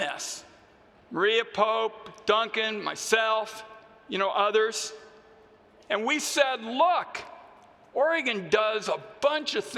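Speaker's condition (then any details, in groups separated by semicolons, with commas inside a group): No condition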